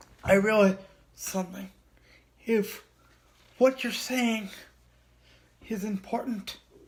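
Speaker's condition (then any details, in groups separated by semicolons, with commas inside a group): Cerebral palsy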